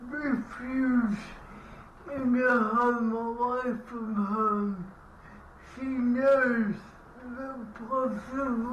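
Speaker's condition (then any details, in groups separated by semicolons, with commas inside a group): Cerebral palsy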